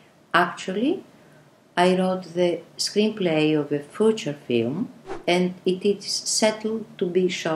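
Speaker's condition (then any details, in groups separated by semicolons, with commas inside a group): No condition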